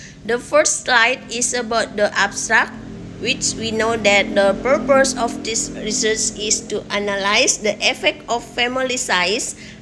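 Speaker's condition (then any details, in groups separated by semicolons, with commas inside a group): No condition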